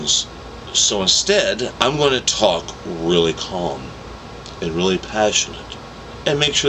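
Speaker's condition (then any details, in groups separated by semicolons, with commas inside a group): No condition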